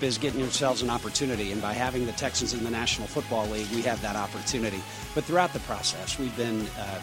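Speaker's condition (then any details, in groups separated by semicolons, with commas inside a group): No condition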